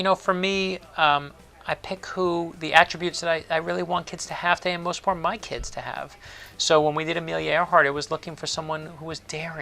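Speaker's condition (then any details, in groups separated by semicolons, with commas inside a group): No condition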